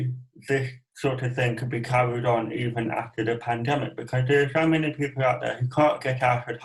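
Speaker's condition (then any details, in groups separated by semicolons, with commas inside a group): Cerebral palsy; from birth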